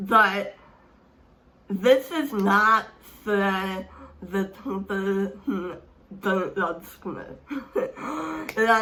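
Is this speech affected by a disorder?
Yes: speech impairment; hard to understand.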